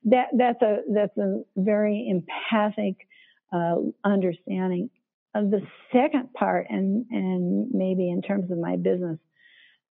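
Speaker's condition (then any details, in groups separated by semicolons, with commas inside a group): Expressive aphasia; stroke about 15 years ago, initially unable to read or write, lost numbers for a while; 15 years since stroke, reads quite well; thinking intact but spoken output tricky, words not as intended, speech not like before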